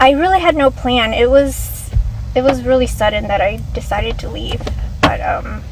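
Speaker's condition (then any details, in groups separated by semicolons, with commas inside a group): No condition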